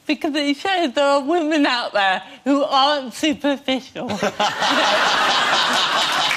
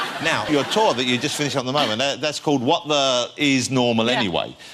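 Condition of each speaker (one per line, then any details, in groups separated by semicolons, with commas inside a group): Cerebral palsy; since childhood
No condition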